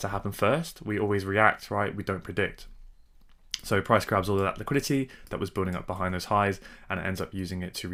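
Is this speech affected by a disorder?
No.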